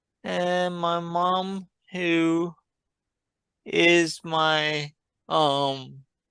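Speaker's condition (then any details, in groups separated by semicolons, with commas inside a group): Traumatic brain injury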